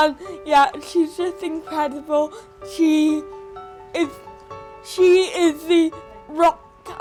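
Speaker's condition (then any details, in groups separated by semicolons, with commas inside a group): Cerebral palsy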